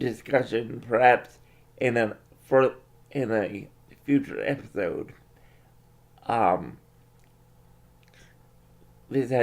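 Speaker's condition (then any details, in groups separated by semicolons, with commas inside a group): Cerebral palsy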